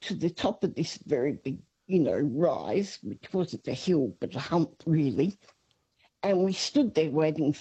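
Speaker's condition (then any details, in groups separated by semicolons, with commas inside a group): Parkinson's; voice sometimes does not hold up, brain sometimes steals words, mixes up names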